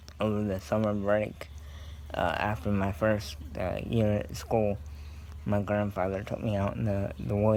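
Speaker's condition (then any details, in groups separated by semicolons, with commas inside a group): Cerebral palsy; scoliosis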